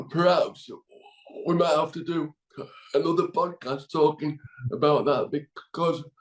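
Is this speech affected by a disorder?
Yes: cerebral palsy.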